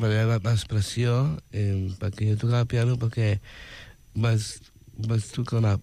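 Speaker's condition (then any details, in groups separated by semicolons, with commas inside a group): Down syndrome; intellectual disability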